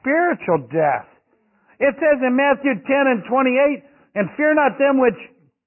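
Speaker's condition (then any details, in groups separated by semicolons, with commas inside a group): No condition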